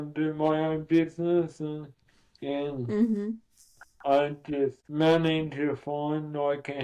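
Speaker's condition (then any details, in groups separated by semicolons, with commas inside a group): Cerebral palsy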